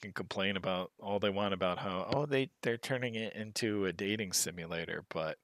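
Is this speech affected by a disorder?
No.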